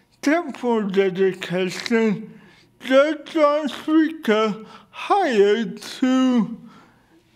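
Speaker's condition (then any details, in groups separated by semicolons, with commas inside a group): Cerebral palsy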